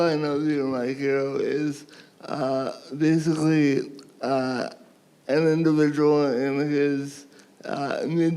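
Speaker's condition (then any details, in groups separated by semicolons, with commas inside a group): Cerebral palsy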